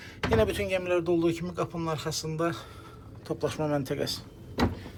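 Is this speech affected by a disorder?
No.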